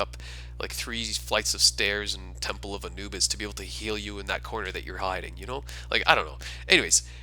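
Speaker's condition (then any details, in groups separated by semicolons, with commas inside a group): No condition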